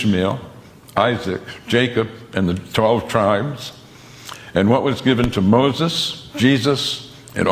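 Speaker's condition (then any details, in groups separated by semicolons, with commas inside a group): No condition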